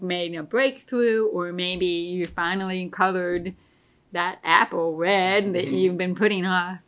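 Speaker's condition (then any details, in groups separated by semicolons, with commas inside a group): Deafness; relies on hearing aids and lip reading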